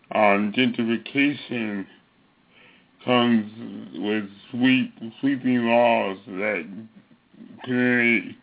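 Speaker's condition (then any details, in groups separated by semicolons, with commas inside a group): Cerebral palsy; visible to casting agents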